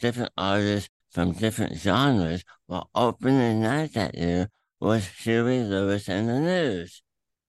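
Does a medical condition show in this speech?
Yes: throat cancer, tumor through tongue, attached to epiglottis; inoperable.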